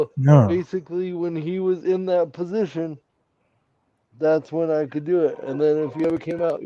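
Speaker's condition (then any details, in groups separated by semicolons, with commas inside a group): Cerebral palsy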